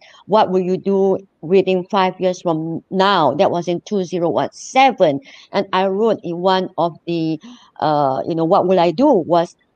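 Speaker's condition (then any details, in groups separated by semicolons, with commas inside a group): Cleft lip and palate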